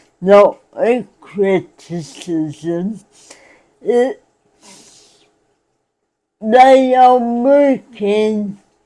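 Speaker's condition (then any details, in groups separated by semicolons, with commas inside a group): Cerebral palsy; spastic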